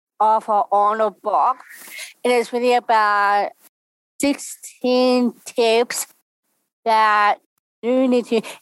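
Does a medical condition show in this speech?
Yes: Down syndrome; congenital.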